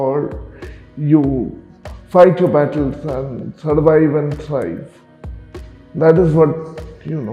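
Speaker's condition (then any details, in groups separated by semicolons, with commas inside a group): Cerebral palsy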